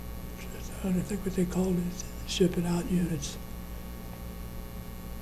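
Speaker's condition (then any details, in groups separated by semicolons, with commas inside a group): Parkinson's disease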